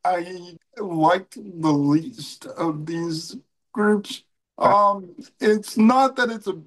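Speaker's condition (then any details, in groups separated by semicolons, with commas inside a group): Cerebral palsy; milder case than Elizabeth Bouvier's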